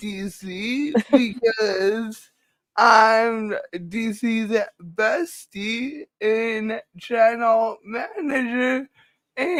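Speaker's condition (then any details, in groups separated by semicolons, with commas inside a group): Cerebral palsy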